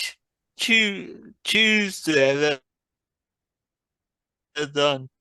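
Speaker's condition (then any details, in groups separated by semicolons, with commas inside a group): Traumatic brain injury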